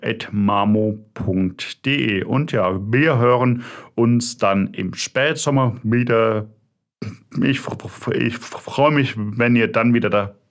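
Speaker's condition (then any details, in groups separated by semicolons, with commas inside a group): Stuttering; developmental, lifelong, possibly inherited, father stuttered, brother fluent, logopedic speech therapy, constant since second grade; choppy, repetitions, blocks, cannot coordinate speech components, body tenses during blocks, throat sometimes hurts, fluent when singing; prolonged sounds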